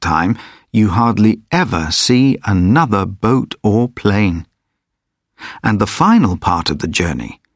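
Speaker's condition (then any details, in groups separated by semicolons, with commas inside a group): No condition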